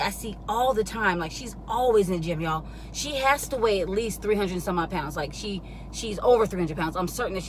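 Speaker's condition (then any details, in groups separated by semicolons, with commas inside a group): No condition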